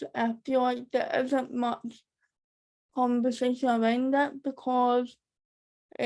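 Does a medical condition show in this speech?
Yes: cerebral palsy.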